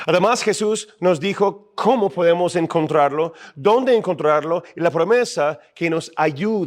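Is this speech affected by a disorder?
No.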